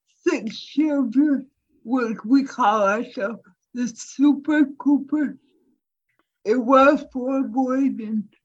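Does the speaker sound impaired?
Yes: cerebral palsy; from birth; speech impairment, voice sounds different, strangers wrongly assume cognitive disability on hearing voice.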